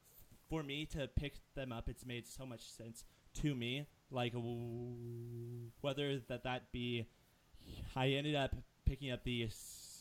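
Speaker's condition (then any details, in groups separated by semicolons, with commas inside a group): Stutter; frequent word and phrase repetitions, part-word repetitions, repeated uh fillers, listeners mistake speech for drunkenness; repeated sounds, prolonged sounds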